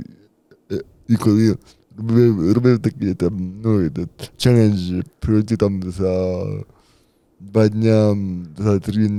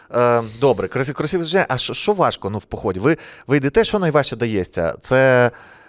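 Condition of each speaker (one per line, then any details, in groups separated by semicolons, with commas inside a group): Cerebral palsy; affects movement and walking, muscle surgery; walks 10-15 km daily
No condition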